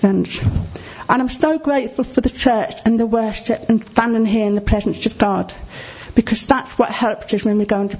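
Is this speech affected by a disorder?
Yes: deafness; relies on lip reading, needs to see speaker's face.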